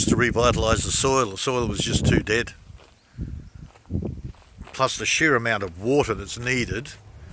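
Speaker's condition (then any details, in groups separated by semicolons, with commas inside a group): No condition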